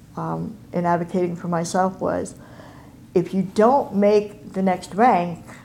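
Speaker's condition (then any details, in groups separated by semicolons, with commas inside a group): Cleft palate and cleft lip; congenital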